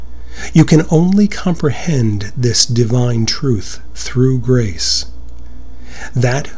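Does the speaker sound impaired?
No.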